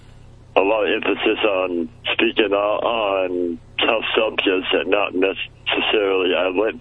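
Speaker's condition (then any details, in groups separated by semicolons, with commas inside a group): Muscular dystrophy; childhood onset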